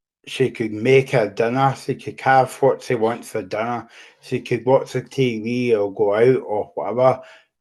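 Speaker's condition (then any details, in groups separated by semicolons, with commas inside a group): Cerebral palsy; walking always difficult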